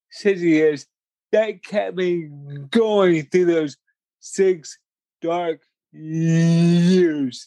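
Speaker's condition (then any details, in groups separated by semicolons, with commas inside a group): Cerebral palsy; uses a wheelchair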